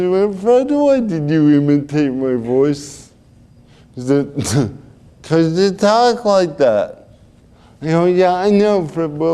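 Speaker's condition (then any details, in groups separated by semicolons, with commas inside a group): Cerebral palsy; from birth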